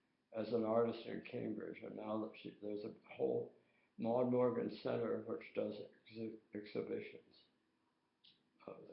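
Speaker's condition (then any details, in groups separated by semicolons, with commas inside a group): Tongue cancer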